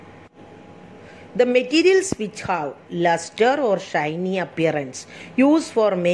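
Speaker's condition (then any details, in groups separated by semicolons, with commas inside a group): No condition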